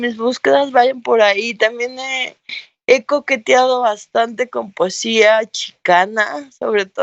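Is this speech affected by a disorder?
Yes: cerebral palsy.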